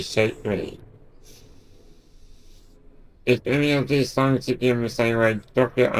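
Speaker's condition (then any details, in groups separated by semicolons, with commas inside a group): Duchenne muscular dystrophy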